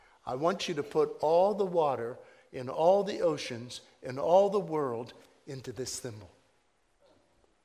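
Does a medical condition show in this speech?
No.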